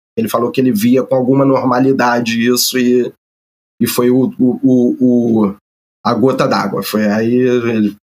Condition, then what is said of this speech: Stuttering. É, então, mais ou menos da mesma forma que eu estou falando aqui, gaguejando, falando um pouco rápido, eu perguntei lá, doutores,